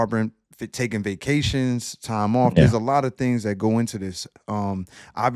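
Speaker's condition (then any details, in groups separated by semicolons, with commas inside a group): No condition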